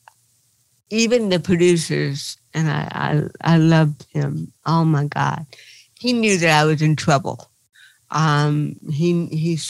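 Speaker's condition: Cerebral palsy; titanium neck limiting looking up

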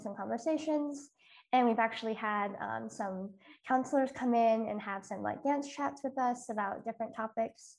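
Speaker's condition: Cleft lip and palate

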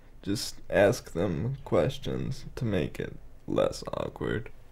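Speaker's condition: Cerebral palsy, spastic quadriplegia

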